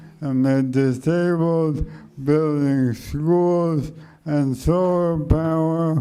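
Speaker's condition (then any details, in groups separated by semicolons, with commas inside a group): ALS; speech slowed and softened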